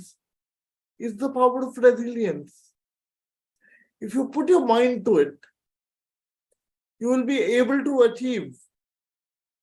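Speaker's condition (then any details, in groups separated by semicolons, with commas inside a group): Cerebral palsy; from birth, four major surgeries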